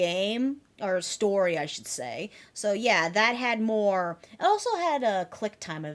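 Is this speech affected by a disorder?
No.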